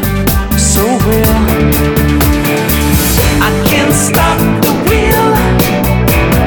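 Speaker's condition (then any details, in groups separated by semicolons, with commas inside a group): No condition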